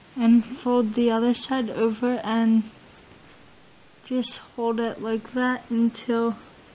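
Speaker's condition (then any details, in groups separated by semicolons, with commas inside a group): Cerebral palsy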